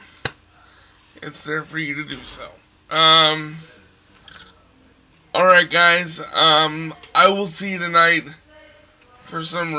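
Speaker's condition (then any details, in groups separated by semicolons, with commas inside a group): Cerebral palsy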